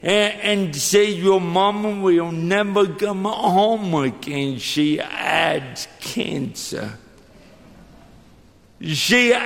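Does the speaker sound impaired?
Yes: cerebral palsy; present from birth, born dead 18 minutes, oxygen could not reach brain, walks with a limp; still walks with a limp, still talks funny; speech impediment, speech deeply affected, difficult to understand at first.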